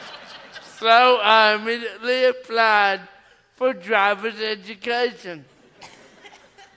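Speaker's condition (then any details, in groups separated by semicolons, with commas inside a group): Cerebral palsy; arm paralysis with muscle contraction, uses left hand only; three botox shots every 3 months at Vanderbilt relax arm muscles, allow straightening arm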